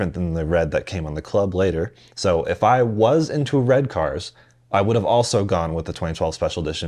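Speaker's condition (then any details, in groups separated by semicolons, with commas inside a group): No condition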